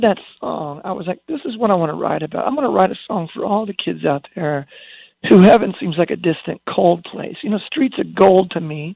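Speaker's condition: Spasmodic dysphonia; prednisone steroid shots gave 6-8 weeks relief until ineffective

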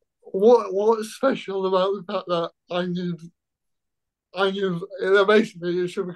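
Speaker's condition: Cerebral palsy

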